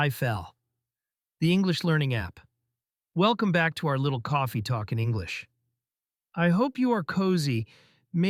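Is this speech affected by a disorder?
No.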